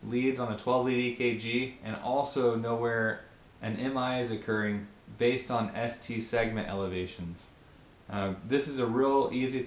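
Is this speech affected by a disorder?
No.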